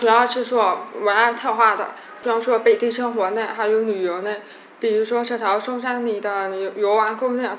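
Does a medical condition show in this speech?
Yes: hearing impairment; hearing loss acquired in childhood from an accident, completed rehabilitation training; daily word drills with parents speaking from behind, hundreds of repetitions, communication once judged poor.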